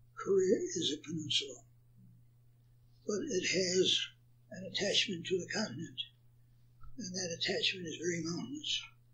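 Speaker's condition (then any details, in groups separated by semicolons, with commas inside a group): Parkinson's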